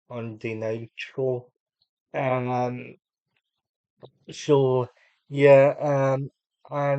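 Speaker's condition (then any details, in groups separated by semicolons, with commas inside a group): Cerebral palsy; unable to walk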